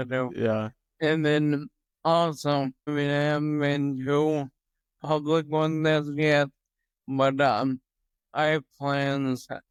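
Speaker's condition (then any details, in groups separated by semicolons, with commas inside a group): Toxic leukoencephalopathy, locked-in syndrome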